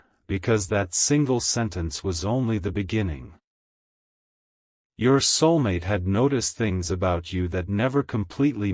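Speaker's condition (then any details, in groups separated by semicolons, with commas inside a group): No condition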